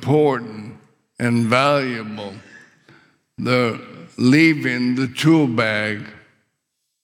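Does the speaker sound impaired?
Yes: ALS; muscles falling apart throughout body, swallowing difficulty; struggles with swallowing, choked seriously on saliva, windpipe tightened, couldn't breathe.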